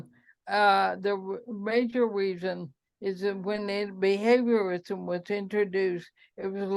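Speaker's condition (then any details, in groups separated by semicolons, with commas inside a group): ALS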